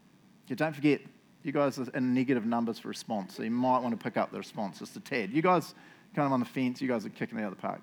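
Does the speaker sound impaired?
No.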